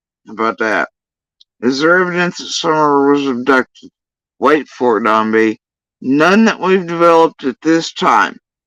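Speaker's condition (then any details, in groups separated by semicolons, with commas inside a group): Facial paralysis after surgery; tongue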